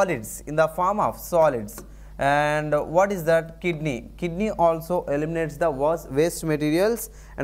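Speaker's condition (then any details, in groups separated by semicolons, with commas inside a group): No condition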